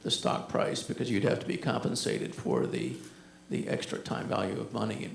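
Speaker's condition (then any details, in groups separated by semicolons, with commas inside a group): No condition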